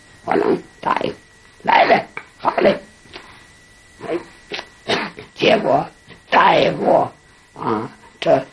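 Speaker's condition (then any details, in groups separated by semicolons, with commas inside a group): Laryngectomy; learned esophageal speech at training class, practised belching, initially failed when nervous; talks using esophageal voice, spoke quietly to 郝老师 beside him; air taken in then released like a belch, shaped by mouth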